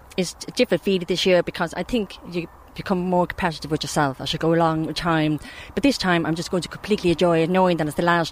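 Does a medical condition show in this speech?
Yes: partial deafness; congenital, relies on lip reading, fluent in sign language; can hear a few things, hears David Carey clearly through his microphone.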